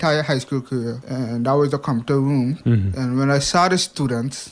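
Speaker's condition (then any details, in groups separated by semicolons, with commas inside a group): Hearing impairment; hearing not too great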